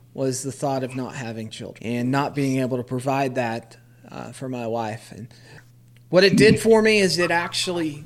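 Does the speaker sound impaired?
No.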